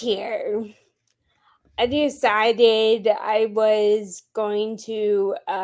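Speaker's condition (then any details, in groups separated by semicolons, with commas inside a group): Friedreich's ataxia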